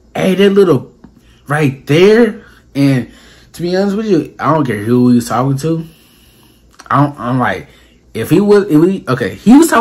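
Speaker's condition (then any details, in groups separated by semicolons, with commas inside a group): No condition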